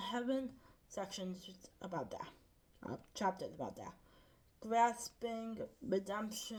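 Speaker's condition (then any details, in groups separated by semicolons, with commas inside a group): Cerebral palsy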